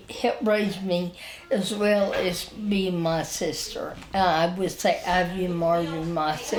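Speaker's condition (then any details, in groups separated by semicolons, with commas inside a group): Spinal ataxia; wheelchair user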